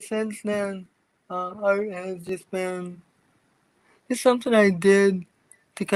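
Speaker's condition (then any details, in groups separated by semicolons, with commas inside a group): Cerebral palsy; from birth, wheelchair user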